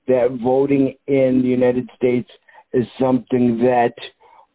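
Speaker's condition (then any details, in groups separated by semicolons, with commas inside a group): Cerebral palsy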